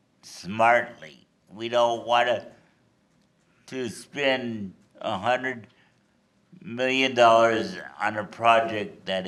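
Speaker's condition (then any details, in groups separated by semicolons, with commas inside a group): Cerebral palsy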